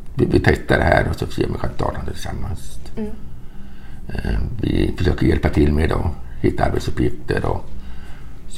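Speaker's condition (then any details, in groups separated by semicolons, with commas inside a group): Hearing impairment, cochlear implants, congenital, bilateral cochlear implants; two cochlear implants, first implant seven years before second; uses two cochlear implants, content with both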